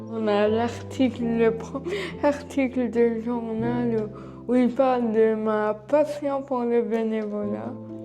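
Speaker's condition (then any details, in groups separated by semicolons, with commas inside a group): Cerebral palsy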